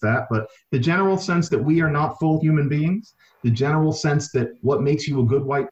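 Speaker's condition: No condition

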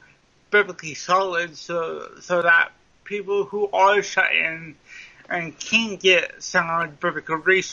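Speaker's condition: Cerebral palsy, mild; speech impediment, sounds like Wendy's drive-through speaker box, may sound drunk

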